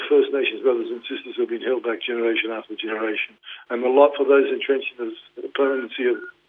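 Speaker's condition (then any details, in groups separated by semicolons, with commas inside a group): Parkinson's; diagnosed 2019, led to retirement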